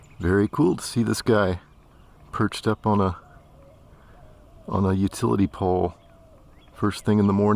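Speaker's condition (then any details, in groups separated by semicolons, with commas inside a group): No condition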